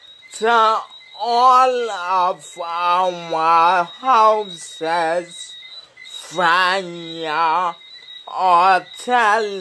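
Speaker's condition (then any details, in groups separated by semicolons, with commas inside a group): Speech impediment; no speech therapy yet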